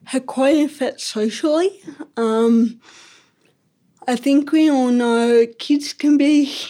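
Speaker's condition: Ataxic cerebral palsy; five weeks premature

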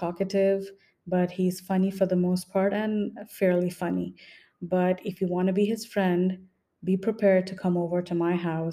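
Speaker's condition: No condition

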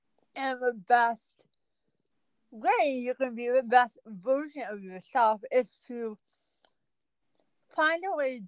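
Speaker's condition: Cerebral palsy; speech affected

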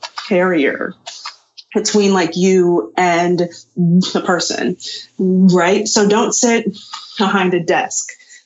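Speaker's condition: Stuttering; avoided talking to avoid stuttering, avoided saying own name around 24-25, later took up public speaking; prolonged sounds

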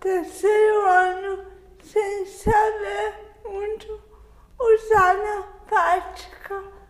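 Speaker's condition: Cerebral palsy; listeners sometimes misunderstand words, difficulty with punctuation when writing

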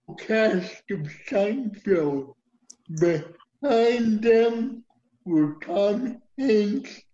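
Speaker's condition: Cerebral palsy; uses wheelchair

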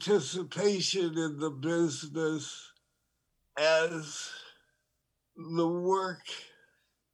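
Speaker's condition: Parkinson's disease; diagnosed over 9 years ago

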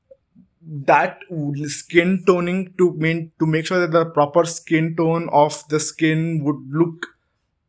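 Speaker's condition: Stuttering; stutter since around age 8 or 9, ongoing; still working on improving vocal communication, not yet a good speaker; speaks too fast when talking a lot, sometimes not understood, blocks on words, repeats same syllable; repeated sounds

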